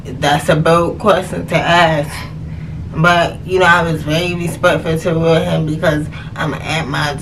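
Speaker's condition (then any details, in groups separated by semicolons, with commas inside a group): Cerebral palsy; hard of hearing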